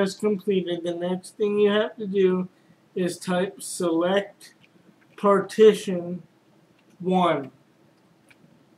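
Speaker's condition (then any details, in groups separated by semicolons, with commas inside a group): Cerebral palsy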